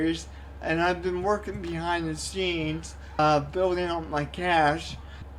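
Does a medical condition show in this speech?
Yes: cerebral palsy.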